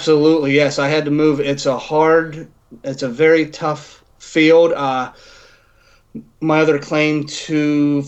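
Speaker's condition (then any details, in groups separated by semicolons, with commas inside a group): Stuttering; covert stuttering, hidden for years, struggled with speech since early years; went back to speech therapy as adult, now open about stuttering, National Stuttering Association member since 2006; stuttered badly when nervous or anxious, sometimes only mild, avoided speaking roles, chose behind-camera work; prolonged sounds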